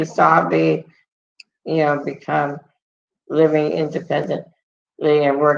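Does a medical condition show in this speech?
Yes: muscular dystrophy; multiple surgeries.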